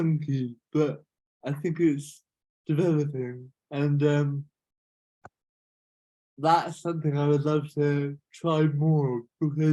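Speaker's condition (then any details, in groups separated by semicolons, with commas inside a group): Cerebral palsy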